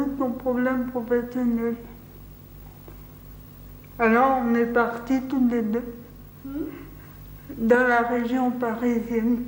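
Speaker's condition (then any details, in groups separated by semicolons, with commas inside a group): Cerebral palsy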